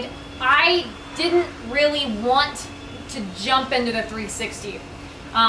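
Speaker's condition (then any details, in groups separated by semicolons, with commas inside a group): No condition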